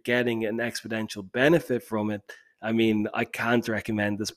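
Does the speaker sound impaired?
No.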